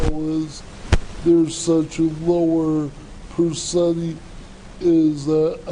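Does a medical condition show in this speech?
Yes: cerebral palsy; speech impairment.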